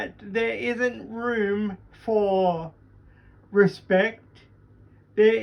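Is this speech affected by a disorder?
Yes: cerebral palsy.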